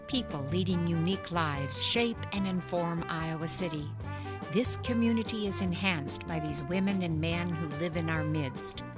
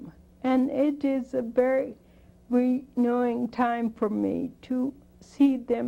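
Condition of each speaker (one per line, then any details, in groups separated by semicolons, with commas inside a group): No condition
Spinocerebellar degeneration; genetic form; speech once almost incoherent, improved with intensive therapy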